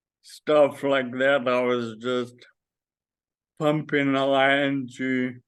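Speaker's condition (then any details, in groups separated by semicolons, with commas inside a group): Friedreich's ataxia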